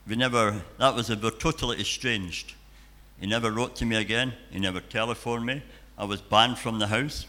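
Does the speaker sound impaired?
Yes: cleft palate and cleft lip.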